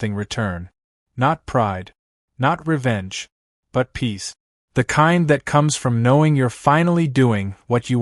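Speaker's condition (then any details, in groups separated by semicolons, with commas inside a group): No condition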